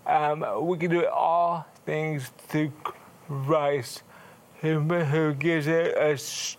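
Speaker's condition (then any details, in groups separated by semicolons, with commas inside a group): Cerebral palsy; wheelchair user, affects fine motor skills, frequently drops things; slowed speech, speaks slower than others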